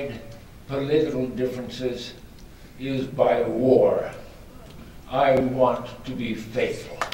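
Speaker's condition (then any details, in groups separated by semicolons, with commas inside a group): ALS; extremely weak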